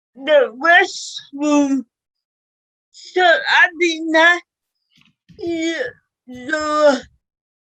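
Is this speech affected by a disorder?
Yes: cerebral palsy; hearing impaired; speech impairment.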